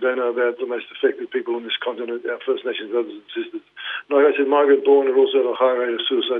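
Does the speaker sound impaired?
Yes: Parkinson's; diagnosed 2019.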